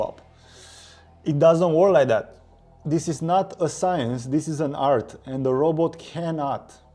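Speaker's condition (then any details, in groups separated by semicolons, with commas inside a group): No condition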